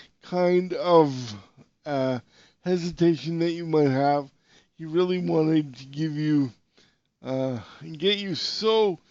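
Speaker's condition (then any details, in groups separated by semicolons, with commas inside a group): Cerebral palsy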